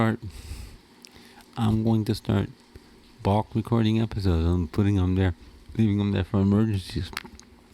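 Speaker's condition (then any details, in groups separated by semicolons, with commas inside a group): Cerebral palsy; wheelchair user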